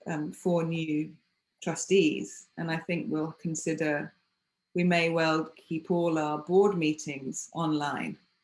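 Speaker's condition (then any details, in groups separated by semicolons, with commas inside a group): No condition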